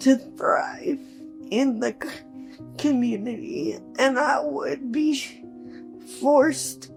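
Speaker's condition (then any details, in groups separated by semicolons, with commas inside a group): Cerebral palsy, quadriplegic; needs 24-hour care, assisted out of bed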